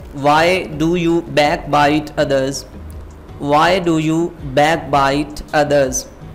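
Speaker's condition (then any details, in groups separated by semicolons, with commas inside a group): No condition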